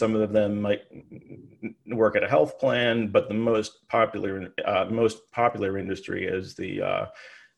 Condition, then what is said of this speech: Stuttering. As you told me, depending on your focus or how tired you are, it will change, but it's never going to go away.